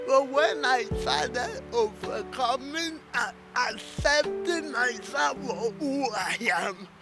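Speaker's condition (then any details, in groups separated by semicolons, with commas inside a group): Cerebral palsy; needed assistance moving, childhood physiotherapy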